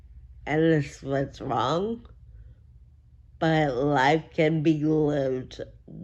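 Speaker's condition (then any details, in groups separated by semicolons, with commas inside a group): Friedreich ataxia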